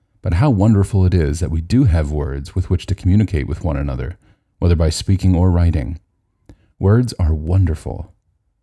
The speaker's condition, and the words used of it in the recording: None; typical speech.